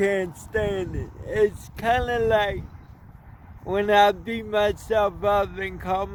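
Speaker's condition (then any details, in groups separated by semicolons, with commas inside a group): Cerebral palsy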